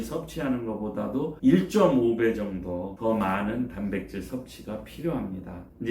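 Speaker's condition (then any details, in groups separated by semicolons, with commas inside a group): No condition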